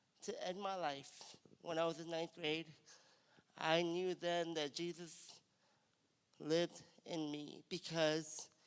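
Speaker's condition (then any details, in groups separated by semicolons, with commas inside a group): Cerebral palsy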